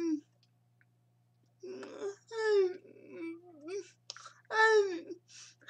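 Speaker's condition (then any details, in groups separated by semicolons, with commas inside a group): Cerebral palsy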